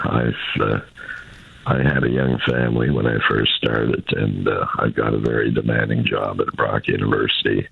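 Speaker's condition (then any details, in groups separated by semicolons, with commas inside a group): Throat cancer; fifth bout of cancer; recovered, ongoing throat trouble, low energy; voice affected by throat cancer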